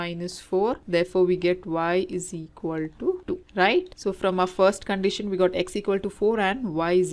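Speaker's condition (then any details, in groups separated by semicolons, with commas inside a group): No condition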